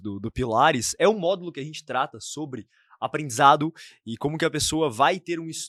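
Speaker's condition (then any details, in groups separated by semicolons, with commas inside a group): No condition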